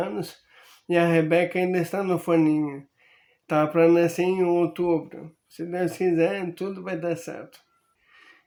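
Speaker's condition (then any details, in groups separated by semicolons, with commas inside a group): Amyotrophic lateral sclerosis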